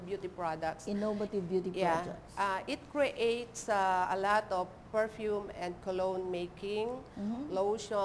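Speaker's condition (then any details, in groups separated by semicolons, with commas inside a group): No condition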